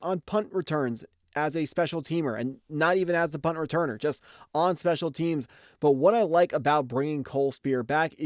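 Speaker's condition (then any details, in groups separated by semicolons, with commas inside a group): No condition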